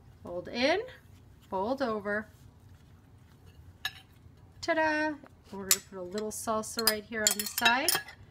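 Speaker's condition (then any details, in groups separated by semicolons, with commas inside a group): No condition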